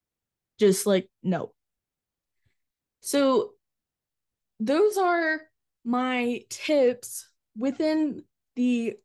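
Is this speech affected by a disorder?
Yes: stuttering; fear of speaking in front of groups, school accommodations for presenting projects, found national stuttering association; stumbles on own name, now stutters freely without guarding speech; here blocks.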